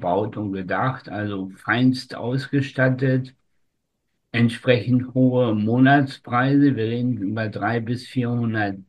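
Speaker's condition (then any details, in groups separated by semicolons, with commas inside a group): Spastic tetraparesis; umbilical cord around neck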